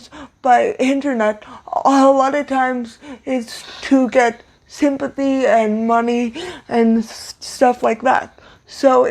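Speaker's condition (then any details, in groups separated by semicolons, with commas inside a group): Cerebral palsy, severe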